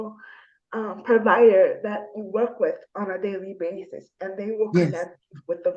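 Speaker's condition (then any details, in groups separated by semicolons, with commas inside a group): Spastic diplegia cerebral palsy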